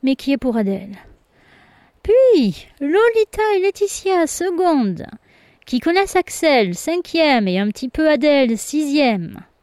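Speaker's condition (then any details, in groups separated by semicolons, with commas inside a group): No condition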